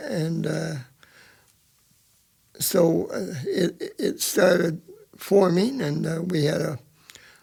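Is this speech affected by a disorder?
Yes: cerebral palsy; present from birth.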